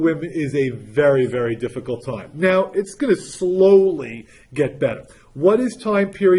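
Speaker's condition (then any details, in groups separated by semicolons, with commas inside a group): No condition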